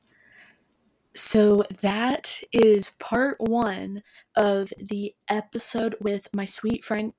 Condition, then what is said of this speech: Stuttering. And it's just been such joy that I order food in the drive through and I stutter and I'm not crying <laughs> afterwards.